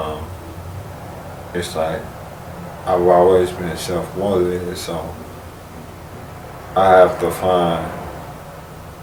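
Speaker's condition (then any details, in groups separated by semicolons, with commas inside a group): ALS; speech progressively lost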